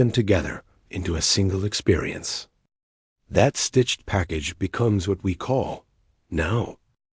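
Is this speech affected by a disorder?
No.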